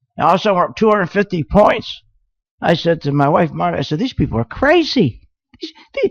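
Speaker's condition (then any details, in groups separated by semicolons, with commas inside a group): No condition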